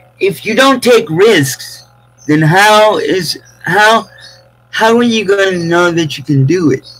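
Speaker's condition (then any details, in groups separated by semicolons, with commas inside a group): Cerebral palsy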